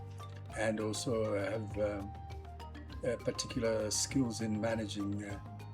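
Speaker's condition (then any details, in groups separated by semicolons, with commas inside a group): No condition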